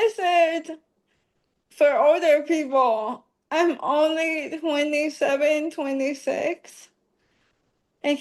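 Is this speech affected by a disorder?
Yes: ALS.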